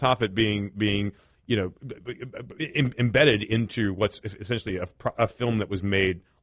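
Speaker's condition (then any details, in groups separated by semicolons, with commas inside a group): Stutter; stutter since birth, reticent to talk and teased as child, less fluent when younger; mostly fluent, about 99% of time per host, stutters when tired or anxious; trouble with consonants, anticipates troublesome words and talks around them, needs concentration to stay fluent; repeated words, blocks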